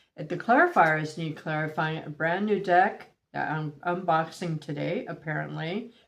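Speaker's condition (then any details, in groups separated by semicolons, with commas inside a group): No condition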